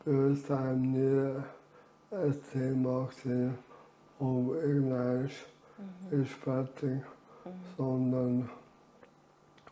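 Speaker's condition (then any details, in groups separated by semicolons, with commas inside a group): Amyotrophic lateral sclerosis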